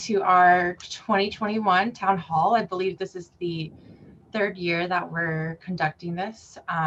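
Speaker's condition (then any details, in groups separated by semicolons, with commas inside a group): No condition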